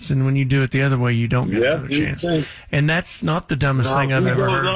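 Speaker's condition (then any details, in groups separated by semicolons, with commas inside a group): No condition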